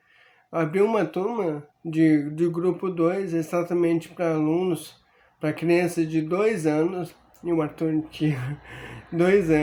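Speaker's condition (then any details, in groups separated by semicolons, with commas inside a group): Amyotrophic lateral sclerosis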